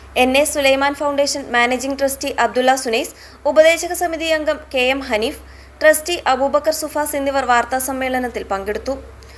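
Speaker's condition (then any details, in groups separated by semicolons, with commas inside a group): No condition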